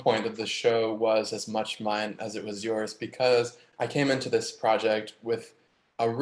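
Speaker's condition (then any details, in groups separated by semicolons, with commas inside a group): No condition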